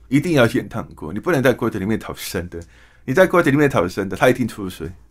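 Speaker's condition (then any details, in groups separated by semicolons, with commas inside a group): Hearing impairment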